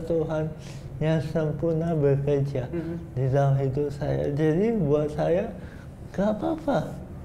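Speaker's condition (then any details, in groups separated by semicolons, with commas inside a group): Cerebral palsy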